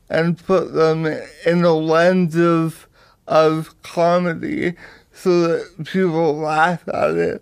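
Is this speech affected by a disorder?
Yes: cerebral palsy; power wheelchair user.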